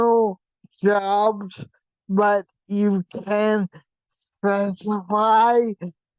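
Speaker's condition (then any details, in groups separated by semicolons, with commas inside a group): Facial paralysis from hydrocephalus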